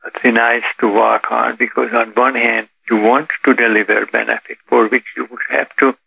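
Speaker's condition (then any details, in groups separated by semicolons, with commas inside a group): Parkinson's disease; Parkinson's disease detected about 8 years ago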